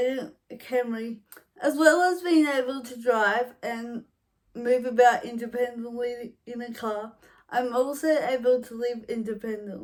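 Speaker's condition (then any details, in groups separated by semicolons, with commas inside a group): Cerebral palsy, mild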